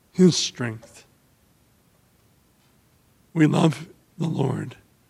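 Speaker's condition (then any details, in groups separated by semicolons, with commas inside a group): ALS; voice affected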